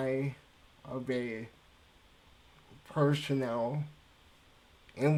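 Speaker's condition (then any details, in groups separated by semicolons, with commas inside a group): Cerebral palsy; speech affected by cerebral palsy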